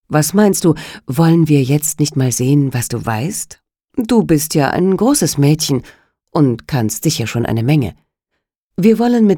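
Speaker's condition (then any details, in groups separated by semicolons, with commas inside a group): No condition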